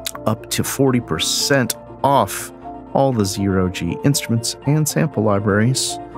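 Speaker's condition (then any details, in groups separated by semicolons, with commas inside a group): No condition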